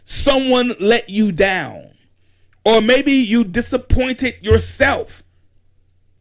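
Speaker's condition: No condition

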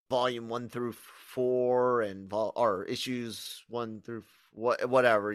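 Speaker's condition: Stutter; restarts words or sentences after second-guessing stutter, even when word came out; repeated sounds, prolonged sounds

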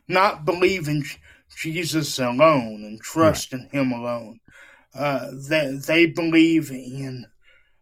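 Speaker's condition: Cerebral palsy; wheelchair user

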